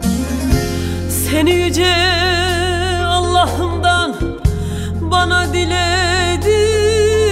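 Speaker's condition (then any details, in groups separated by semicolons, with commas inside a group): No condition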